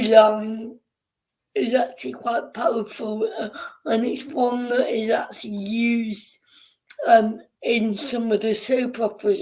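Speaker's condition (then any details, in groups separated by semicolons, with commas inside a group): Cerebral palsy; caused by birth complications, since birth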